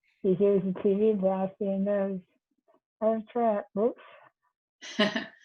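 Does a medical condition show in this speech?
Yes: Duchenne muscular dystrophy.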